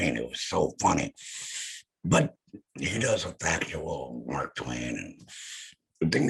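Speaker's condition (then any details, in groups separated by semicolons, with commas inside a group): Head and neck cancer; laryngectomy; voice lost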